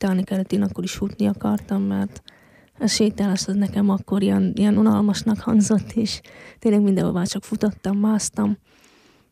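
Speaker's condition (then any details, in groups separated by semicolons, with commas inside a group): Hearing loss since birth; congenital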